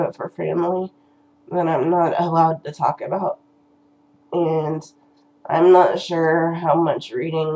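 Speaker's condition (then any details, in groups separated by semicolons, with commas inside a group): Cerebral palsy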